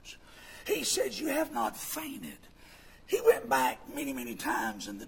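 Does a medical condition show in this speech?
Yes: vocal fold paralysis, bilateral; speaks with false vocal folds; do not come together.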